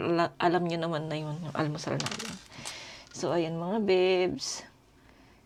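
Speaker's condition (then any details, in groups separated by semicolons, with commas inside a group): No condition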